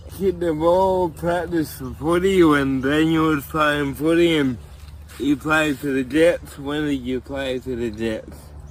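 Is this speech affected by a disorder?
Yes: cerebral palsy; from birth, tight muscles.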